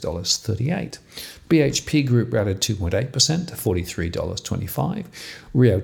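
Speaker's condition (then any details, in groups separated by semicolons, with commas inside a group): No condition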